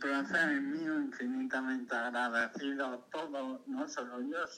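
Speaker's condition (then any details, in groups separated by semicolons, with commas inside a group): Cerebral palsy; caused by meningitis in birth canal during birth, lifelong physical motor disability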